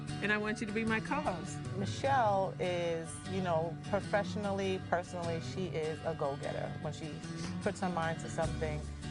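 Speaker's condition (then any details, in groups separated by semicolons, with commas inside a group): No condition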